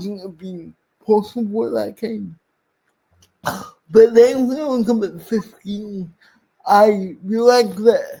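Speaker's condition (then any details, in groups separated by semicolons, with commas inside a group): Cerebral palsy; speech impairment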